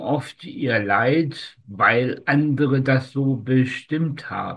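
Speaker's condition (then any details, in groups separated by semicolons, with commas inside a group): Spastic tetraparesis; considered incurable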